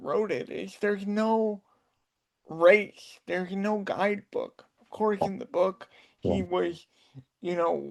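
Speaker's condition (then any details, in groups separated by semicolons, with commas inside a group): Cerebral palsy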